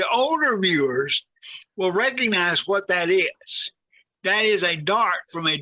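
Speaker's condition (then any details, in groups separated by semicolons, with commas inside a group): Cerebral palsy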